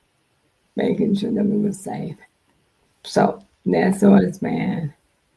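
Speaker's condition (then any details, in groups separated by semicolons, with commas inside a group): Multiple sclerosis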